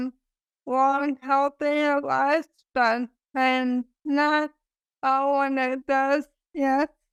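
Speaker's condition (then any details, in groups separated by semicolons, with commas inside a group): ALS; sporadic form, cause unknown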